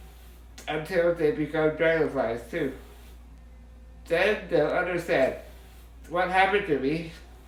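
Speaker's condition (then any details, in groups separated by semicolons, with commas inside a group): Muscular dystrophy, Duchenne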